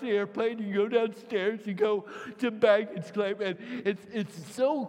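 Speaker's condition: Cerebral palsy, mild; typewriter for writing

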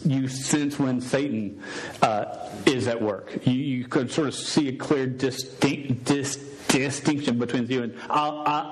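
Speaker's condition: Stuttering; says words would come out all wrong and different if he tried witnessing speech; repeated sounds, repeated words

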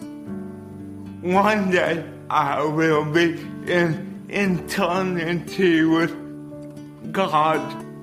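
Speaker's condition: Cerebral palsy; daily tasks harder than for others

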